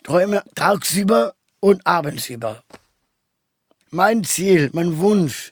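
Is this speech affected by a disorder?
Yes: Down syndrome; trisomy 21.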